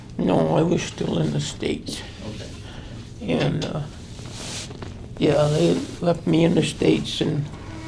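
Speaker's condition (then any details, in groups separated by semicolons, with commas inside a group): Traumatic brain injury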